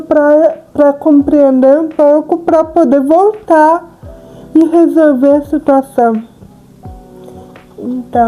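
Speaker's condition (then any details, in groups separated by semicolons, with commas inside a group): Cerebral palsy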